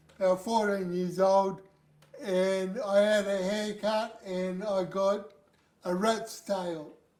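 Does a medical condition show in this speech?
Yes: cerebral palsy.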